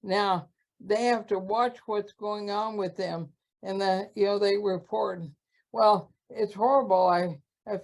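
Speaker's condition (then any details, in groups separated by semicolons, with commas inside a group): ALS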